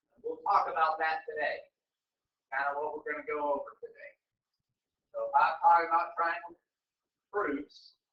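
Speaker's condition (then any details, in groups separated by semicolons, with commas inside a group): No condition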